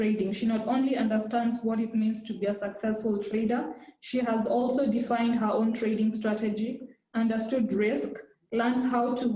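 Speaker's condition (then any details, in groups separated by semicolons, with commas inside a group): No condition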